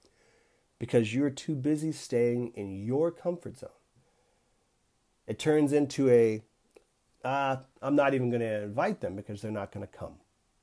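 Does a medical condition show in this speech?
No.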